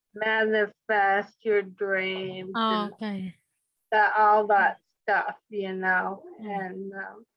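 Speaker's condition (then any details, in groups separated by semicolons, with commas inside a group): Speech impediment; speech impediment after stroke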